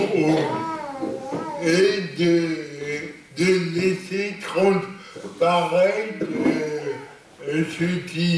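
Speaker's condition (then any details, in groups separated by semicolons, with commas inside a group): Cerebral palsy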